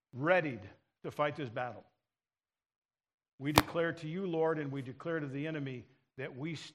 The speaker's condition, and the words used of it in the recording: None; typical speech.